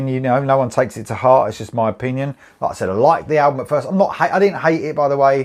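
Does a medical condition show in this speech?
No.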